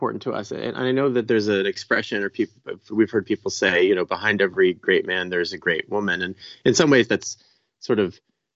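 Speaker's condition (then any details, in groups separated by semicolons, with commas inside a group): No condition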